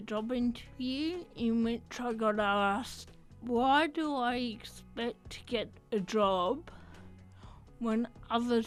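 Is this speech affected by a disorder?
Yes: athetoid cerebral palsy.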